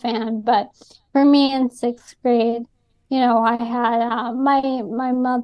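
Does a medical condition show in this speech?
Yes: ALS; diagnosed by elimination over multiple years by Dr. Neil Snyder, Columbia University, atypical young woman; diagnosed within about past year, on the one approved ALS medication since diagnosis, symptom-directed treatments; speech affected by ALS, noticeable on podcasts and shows.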